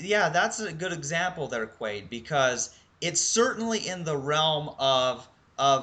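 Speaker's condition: No condition

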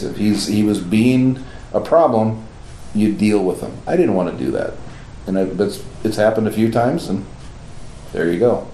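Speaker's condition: No condition

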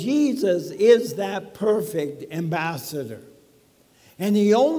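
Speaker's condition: ALS; talking a little bit funny

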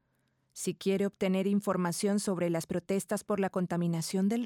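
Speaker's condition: No condition

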